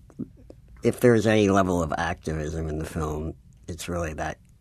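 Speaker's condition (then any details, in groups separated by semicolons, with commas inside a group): Cleft palate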